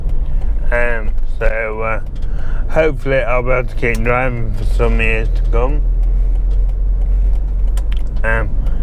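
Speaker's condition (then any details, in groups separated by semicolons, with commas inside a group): MND; synthetic voice from banked voice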